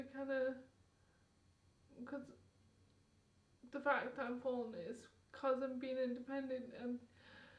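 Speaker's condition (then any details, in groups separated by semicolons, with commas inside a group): Motor neurone disease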